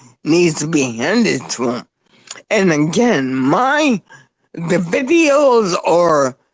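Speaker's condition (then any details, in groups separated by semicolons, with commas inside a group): Spinocerebellar ataxia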